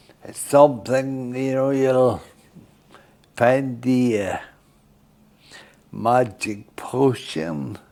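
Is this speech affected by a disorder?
Yes: Friedreich's ataxia.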